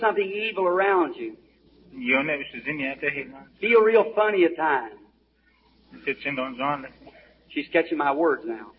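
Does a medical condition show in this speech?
No.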